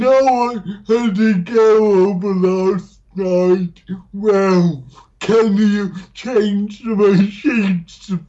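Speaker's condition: Dysarthria; much improved through stand-up comedy, once barely intelligible, now occasionally not understood

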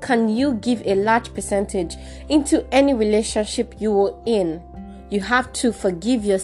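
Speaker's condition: No condition

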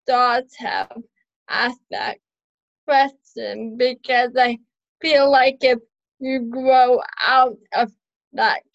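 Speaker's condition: Cerebral palsy, spastic quadriplegic, mild

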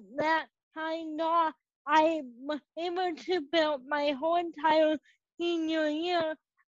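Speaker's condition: Cerebral palsy; present from birth; age 21

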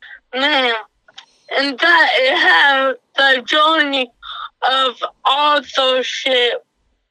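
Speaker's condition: Cerebral palsy; doctor told mother of diagnosis

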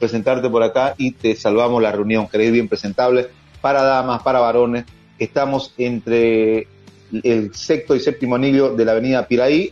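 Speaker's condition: No condition

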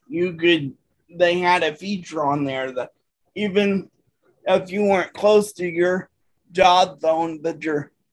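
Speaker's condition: Cerebral palsy; types with one finger

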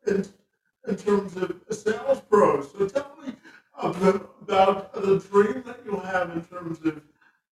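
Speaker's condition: Spastic quadriplegia cerebral palsy; from birth

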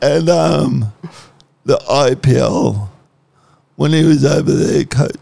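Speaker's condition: Cerebral palsy; once cold stays cold

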